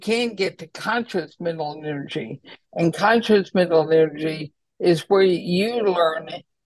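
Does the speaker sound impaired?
Yes: ALS; estimated little over a year to live.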